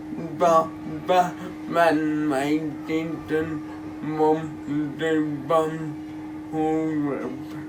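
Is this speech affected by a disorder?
Yes: cerebral palsy.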